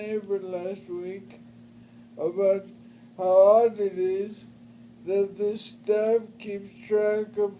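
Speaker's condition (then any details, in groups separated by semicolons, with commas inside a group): Brain injury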